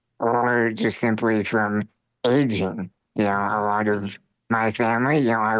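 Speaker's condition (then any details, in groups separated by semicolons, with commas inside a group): Spinal muscular atrophy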